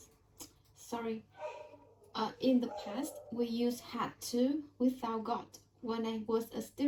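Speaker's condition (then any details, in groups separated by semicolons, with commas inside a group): No condition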